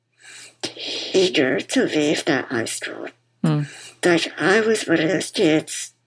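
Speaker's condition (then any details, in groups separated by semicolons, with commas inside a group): Muscular dystrophy; congenital muscular dystrophy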